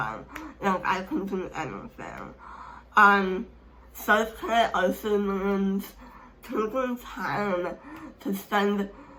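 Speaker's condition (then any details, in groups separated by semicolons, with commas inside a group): Speech impairment; hard to understand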